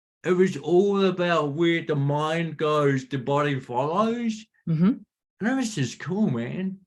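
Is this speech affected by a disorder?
Yes: cerebral palsy; speech impediment.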